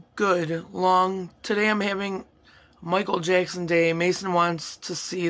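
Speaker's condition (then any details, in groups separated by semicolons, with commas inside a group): No condition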